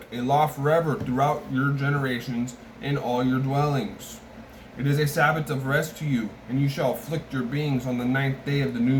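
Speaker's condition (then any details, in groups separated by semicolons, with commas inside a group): No condition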